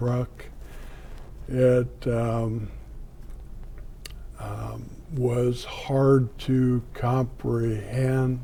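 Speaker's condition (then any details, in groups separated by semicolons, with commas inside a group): ALS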